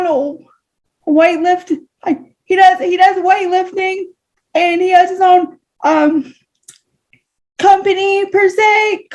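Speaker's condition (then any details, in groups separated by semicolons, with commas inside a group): Cerebral palsy, spastic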